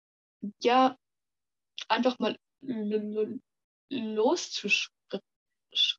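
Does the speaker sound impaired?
Yes: stuttering; stuttering since kindergarten age, many logopedists and speech therapists, stuttering therapy groups with other stutterers; 18 years old, fighting stuttering less with pressure and resistance; part-word and word repetitions, we wegzulaufen; here repeated sounds, blocks.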